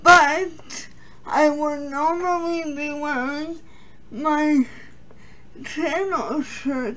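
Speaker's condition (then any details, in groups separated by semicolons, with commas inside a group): Cerebral palsy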